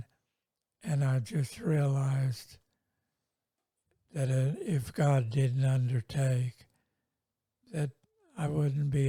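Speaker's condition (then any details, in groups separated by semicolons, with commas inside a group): Multiple sclerosis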